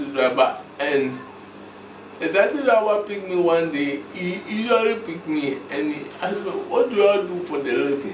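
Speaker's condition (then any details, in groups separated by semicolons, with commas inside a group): Cerebral palsy; underdeveloped brain movement and speech areas, affects movement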